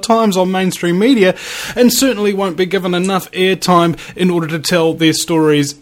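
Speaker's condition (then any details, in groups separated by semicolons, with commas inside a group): No condition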